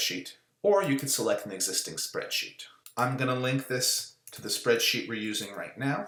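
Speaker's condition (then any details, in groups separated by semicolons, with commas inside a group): No condition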